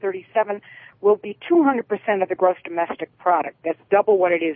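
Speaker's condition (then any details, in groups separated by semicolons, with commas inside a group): No condition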